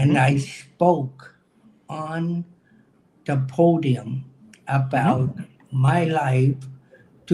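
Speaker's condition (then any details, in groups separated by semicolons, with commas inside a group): Cerebral palsy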